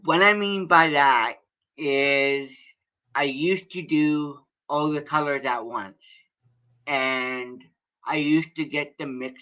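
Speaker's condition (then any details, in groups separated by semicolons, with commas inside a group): Cerebral palsy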